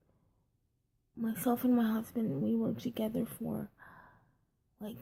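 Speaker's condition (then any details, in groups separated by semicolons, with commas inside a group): Cerebral palsy, triplegia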